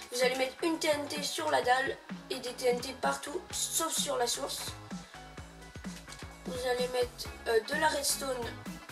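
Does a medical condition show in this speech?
No.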